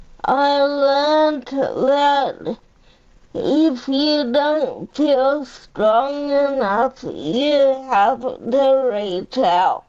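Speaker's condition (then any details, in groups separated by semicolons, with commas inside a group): Cerebral palsy; powerchair user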